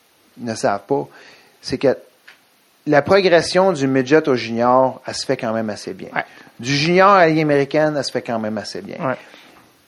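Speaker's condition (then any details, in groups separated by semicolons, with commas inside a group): No condition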